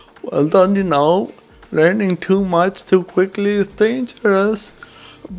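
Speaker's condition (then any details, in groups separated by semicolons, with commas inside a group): Cerebral palsy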